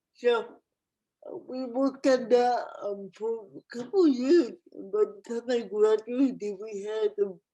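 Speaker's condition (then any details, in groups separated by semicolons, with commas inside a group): Cerebral palsy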